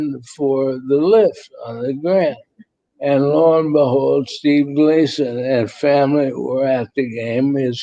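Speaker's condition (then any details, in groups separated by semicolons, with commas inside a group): ALS; voice tires, needs rest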